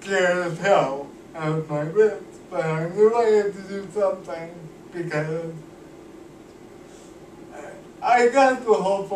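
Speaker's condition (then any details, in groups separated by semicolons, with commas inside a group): Cerebral palsy; cannot walk, uses wheelchair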